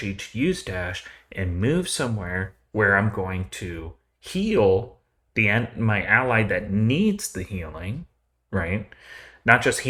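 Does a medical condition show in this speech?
No.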